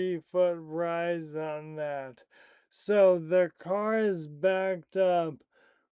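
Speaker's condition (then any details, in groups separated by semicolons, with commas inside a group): Primary lateral sclerosis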